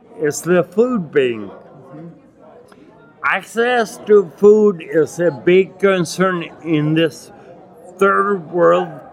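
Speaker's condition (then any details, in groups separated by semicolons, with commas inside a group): Acquired ataxia with dysarthria, acquired; Lance-Adams syndrome; speaking feels like elephant on chest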